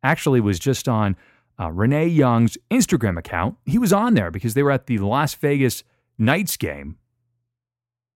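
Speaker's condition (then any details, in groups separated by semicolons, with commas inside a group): No condition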